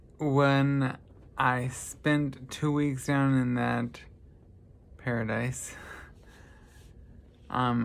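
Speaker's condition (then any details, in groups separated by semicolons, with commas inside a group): Traumatic brain injury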